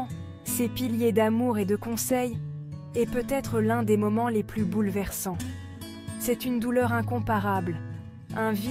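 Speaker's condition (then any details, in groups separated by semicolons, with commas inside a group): No condition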